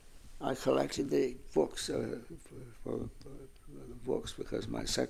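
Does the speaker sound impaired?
Yes: Parkinson's; diagnosed about 50 years ago, first sign wrist tremor; symptoms grown tougher over time, on medication under Dr. Fawn, specialist in New York.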